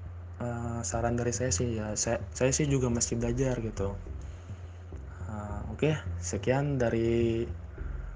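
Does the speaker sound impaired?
Yes: stuttering; onset in grade 10 of high school, no family history, attributed to school bullying in grades 7-9; still very disruptive, no solution found, member of Indonesian Stuttering Community (ISC) WhatsApp group; slight stoppages in speech, blocks persist even when relaxed; here repeated sounds.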